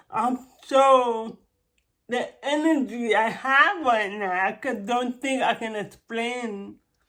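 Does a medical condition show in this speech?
Yes: cerebral palsy.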